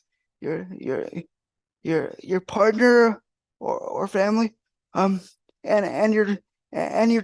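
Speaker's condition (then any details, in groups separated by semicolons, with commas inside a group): Cerebral palsy; wheelchair user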